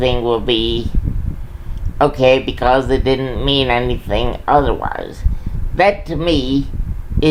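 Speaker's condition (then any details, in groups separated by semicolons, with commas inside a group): Cerebral palsy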